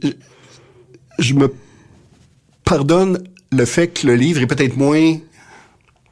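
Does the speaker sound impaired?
Yes: stuttering; developmental, lifelong, stated genetic basis; often unable to get words out, a wall to cross each time speaking; here repeated sounds, blocks.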